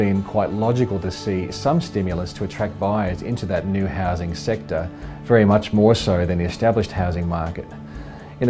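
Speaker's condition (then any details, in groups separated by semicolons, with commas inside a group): No condition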